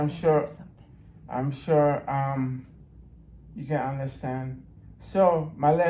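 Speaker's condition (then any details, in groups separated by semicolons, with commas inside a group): Brain injury; in brain injury rehab facility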